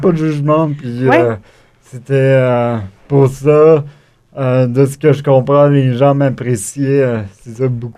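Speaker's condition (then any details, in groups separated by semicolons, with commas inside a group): Cerebral palsy; convulsions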